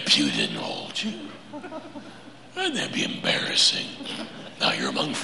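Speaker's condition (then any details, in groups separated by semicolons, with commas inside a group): Laryngeal cancer; laryngectomy scheduled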